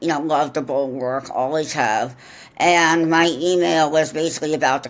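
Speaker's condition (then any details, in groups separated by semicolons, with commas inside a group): Profound deafness, congenital; excellent conversationalist, natural communicator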